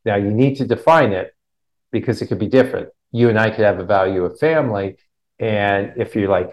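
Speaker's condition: No condition

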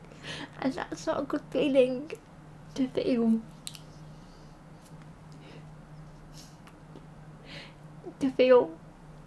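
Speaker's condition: Cerebral palsy

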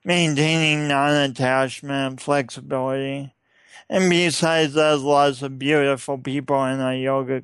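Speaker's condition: Speech impediment; coaches others to speak

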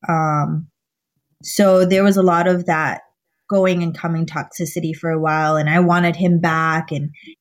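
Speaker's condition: No condition

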